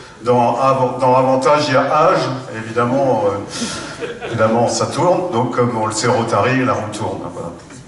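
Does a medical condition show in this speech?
No.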